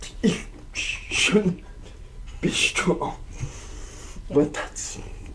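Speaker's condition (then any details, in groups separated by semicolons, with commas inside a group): Cerebral palsy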